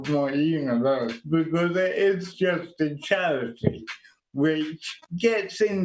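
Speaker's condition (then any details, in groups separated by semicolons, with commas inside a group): Quadriplegic cerebral palsy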